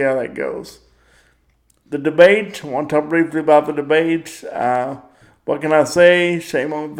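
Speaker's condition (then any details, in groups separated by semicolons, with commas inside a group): Cerebral palsy; power wheelchair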